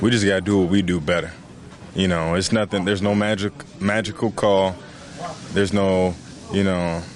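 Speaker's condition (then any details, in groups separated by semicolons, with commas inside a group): No condition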